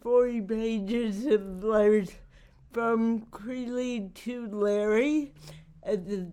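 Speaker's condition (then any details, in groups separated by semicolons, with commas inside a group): Cerebral palsy; not degenerative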